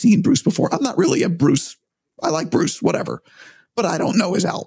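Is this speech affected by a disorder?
Yes: vocal cord surgery; vocal cord problem, not uncommon, long search for diagnosis, vocal cord surgery by ear nose and throat surgeon; voice compromised, objectively worse than usual, unsure if voice returns to 100%.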